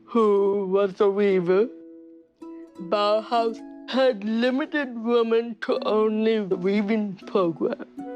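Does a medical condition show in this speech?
Yes: cerebral palsy; speech therapy by age four.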